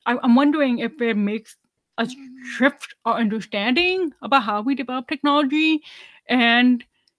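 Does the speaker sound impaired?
Yes: deafness, 99% hearing loss, severe; hearing aids worn whole life, no cochlear implant despite candidacy.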